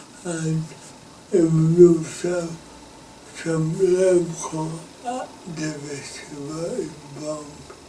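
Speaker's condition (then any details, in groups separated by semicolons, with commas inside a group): Cerebral palsy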